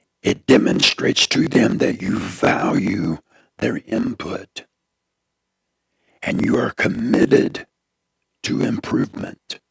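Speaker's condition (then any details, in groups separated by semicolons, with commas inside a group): Throat cancer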